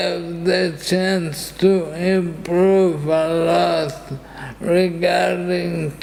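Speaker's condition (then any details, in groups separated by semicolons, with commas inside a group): Dystonia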